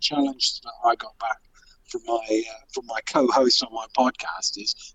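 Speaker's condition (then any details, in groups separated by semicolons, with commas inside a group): No condition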